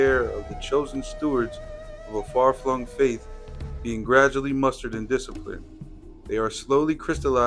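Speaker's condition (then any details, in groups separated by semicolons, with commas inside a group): No condition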